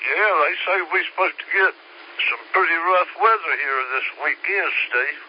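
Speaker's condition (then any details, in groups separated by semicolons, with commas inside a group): Tongue swelling, slurred speech; throat trouble, shooting pain left lip and nose to left ear, three throat specialists seen; tongue still swelling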